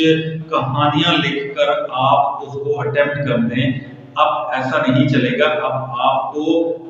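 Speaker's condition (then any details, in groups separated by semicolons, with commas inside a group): No condition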